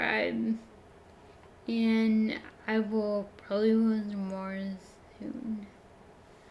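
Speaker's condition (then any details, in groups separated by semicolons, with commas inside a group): Friedreich's ataxia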